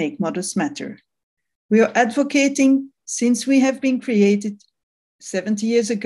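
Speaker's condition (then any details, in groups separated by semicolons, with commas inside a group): No condition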